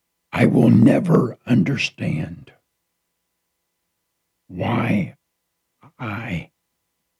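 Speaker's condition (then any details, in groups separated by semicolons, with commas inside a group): Throat cancer, partial laryngectomy; sick for three years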